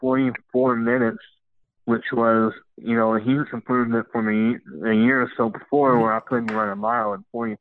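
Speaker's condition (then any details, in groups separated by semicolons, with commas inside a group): Cleft lip and palate; congenital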